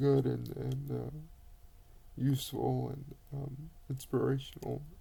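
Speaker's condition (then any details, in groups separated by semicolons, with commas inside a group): Cerebral palsy; quadriplegic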